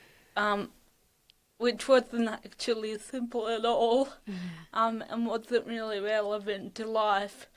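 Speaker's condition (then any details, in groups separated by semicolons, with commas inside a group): Cerebral palsy (athetoid); fatigue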